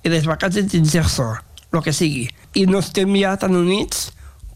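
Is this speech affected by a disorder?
Yes: Down syndrome; extra chromosome, present since early childhood; very talkative, expresses self in own way and own words, dislikes being corrected.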